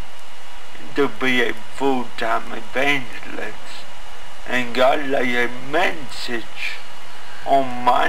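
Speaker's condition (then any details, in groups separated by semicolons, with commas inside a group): Cerebral palsy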